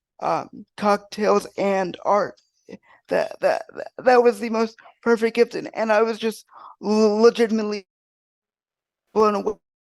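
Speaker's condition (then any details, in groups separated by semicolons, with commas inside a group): Cerebral palsy; wheelchair user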